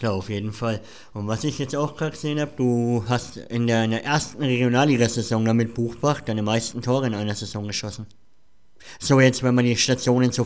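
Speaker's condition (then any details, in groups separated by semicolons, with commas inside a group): Cleft palate; speech impediment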